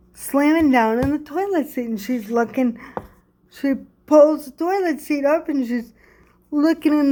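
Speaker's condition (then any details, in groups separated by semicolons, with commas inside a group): Cerebral palsy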